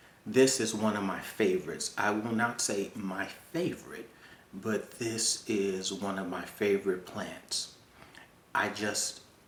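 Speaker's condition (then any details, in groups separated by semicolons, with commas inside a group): No condition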